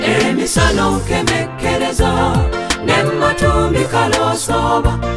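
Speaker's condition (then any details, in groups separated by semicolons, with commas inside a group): No condition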